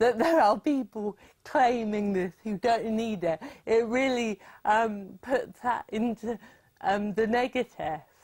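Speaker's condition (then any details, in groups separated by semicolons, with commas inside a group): Cerebral palsy; present from birth, unsteady balance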